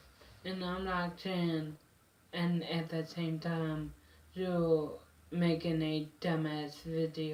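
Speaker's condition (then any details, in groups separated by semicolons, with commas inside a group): Mild cerebral palsy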